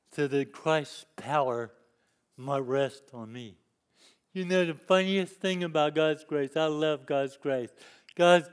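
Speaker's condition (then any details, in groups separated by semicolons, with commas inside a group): Cerebral palsy; lifelong disability since youth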